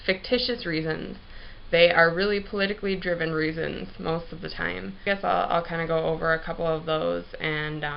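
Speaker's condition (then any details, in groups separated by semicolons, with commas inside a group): No condition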